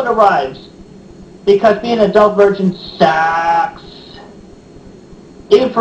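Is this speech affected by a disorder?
No.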